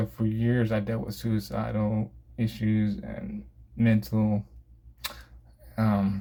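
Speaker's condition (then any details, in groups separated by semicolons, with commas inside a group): Cerebral palsy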